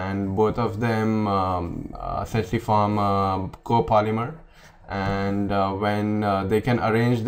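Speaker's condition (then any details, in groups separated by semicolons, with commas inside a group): No condition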